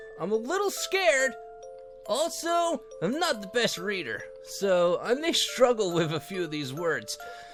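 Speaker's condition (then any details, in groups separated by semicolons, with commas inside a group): No condition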